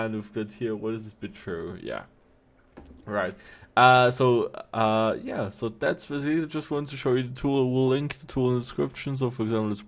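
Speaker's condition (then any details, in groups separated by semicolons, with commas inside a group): No condition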